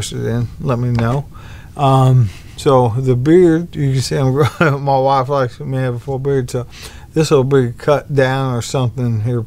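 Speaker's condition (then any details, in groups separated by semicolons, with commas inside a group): ALS; bulbar-upper onset, tongue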